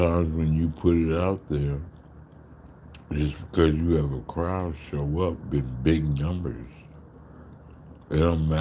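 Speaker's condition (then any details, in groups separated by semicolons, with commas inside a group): Slurred speech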